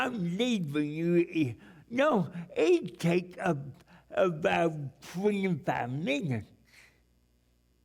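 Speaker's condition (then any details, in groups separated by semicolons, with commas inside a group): Cerebral palsy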